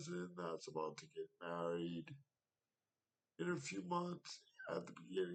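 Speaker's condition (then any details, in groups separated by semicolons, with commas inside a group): Cerebral palsy; wheelchair, needs transfer help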